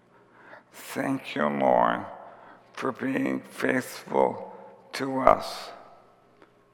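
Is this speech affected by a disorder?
Yes: ALS; onset with tiredness and clumsiness.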